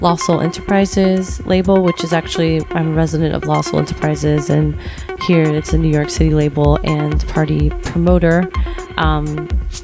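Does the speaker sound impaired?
No.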